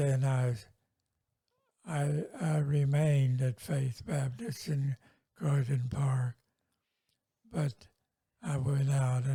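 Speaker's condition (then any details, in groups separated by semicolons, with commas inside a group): Multiple sclerosis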